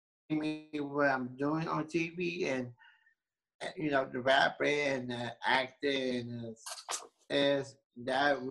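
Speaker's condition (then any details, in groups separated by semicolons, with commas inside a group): Down syndrome; born with Down syndrome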